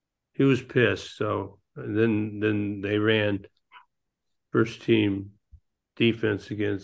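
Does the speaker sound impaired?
Yes: Parkinson's disease; man nearly 66, no longer flies planes because of Parkinson's.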